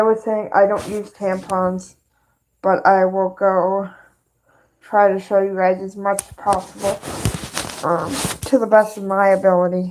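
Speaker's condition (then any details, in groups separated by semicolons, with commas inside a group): Cerebral palsy; both hands affected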